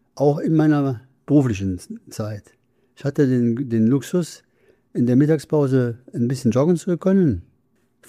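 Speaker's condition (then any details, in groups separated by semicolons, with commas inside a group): Parkinson's disease; glasses slipped from hand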